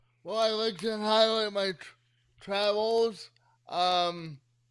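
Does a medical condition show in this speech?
Yes: cerebral palsy.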